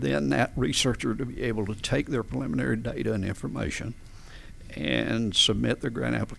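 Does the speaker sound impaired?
Yes: spasmodic dysphonia; adult onset.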